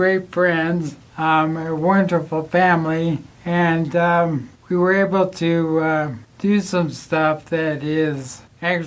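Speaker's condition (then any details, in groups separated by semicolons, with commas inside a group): ALS; investigational therapies; voice gone, dysarthria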